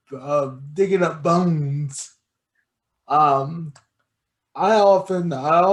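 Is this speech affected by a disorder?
Yes: cerebral palsy.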